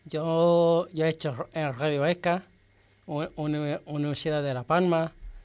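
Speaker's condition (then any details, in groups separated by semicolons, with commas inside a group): Down syndrome; genetic condition, extra copy of chromosome 21, self-described as 68 degrees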